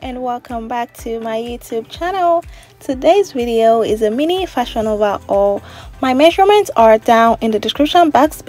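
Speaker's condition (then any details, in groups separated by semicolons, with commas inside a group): No condition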